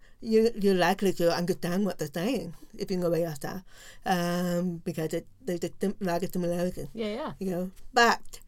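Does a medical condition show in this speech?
Yes: profound deafness; profound deafness left ear, total deafness right ear, diagnosed age 3, hearing aid, no cochlear implant; learned to speak and lip-read in early oral pre-preschool program, encouraged to speak, mainstreamed.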